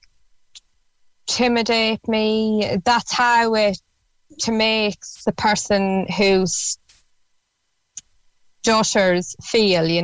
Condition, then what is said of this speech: Stuttering. If I feel that they are in like a rush, like to get me to speak quicker, I will stutter a lot more.